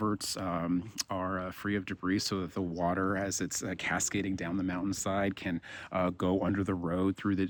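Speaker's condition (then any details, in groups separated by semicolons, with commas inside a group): No condition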